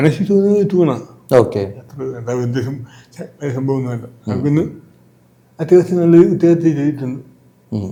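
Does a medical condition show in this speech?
Yes: cerebral palsy; from birth.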